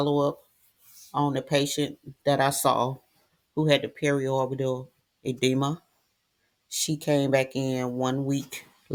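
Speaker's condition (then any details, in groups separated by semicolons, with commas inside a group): No condition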